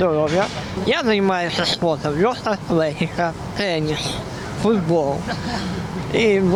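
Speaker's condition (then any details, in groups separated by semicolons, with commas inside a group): Cerebral palsy; from birth, congenital lip and jaw defects, five operations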